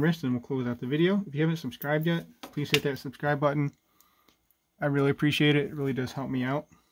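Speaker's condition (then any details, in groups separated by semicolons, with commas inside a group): No condition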